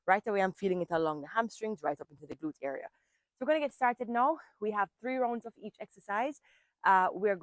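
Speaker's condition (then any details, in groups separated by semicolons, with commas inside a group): No condition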